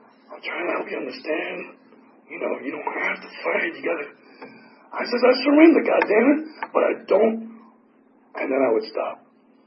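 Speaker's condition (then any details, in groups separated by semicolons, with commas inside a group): Tracheotomy; tracheotomy for 4 years, 8 surgeries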